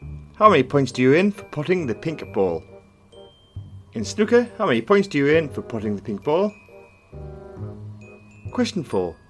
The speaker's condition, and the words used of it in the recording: None; typical speech.